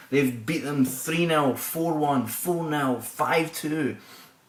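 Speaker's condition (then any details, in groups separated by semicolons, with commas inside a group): No condition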